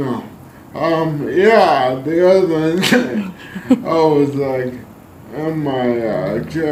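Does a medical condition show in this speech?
Yes: ALS; post-surgery voice lost, breathing difficulty, coughing, now louder, clearer.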